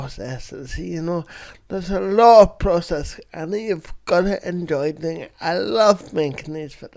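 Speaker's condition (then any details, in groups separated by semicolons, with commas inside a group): Cerebral palsy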